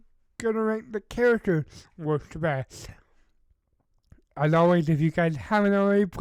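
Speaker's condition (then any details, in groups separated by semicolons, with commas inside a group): Cerebral palsy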